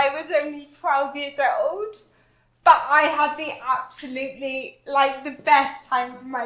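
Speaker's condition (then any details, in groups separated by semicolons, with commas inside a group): Cerebral palsy; talks differently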